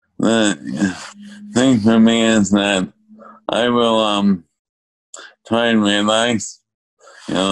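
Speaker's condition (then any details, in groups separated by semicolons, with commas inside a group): ALS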